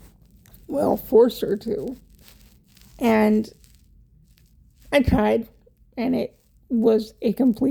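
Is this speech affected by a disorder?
Yes: cerebral palsy; wheelchair user.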